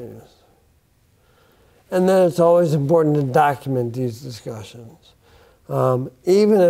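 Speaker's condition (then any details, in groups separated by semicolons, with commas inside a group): Bulbar onset ALS; affects speech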